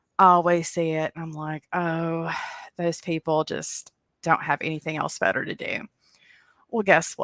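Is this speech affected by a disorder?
No.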